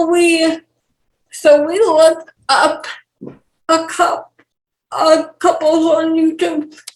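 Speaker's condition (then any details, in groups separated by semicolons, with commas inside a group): Cerebral palsy; speech issues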